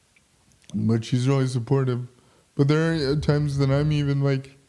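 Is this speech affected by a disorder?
Yes: quad spastic cerebral palsy; spastic quadriplegic cerebral palsy, uses power wheelchair.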